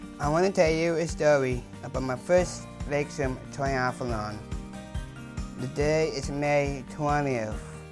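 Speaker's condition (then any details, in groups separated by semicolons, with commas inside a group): Down syndrome, trisomy 21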